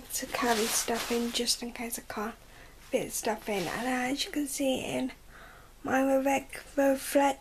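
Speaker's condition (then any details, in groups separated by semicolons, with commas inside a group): Cerebral palsy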